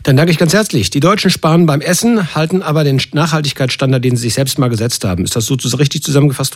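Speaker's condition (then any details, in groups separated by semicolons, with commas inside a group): No condition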